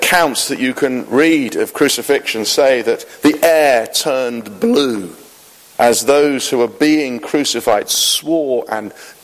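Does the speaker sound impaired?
No.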